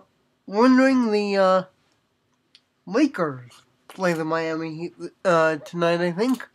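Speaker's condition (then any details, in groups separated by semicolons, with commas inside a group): Cerebral palsy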